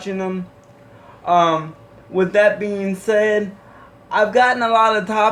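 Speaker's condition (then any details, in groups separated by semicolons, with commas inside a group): Cerebral palsy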